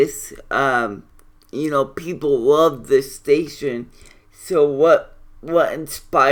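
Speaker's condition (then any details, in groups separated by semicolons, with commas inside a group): Cerebral palsy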